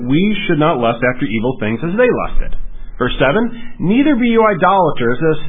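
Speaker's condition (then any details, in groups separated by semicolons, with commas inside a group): No condition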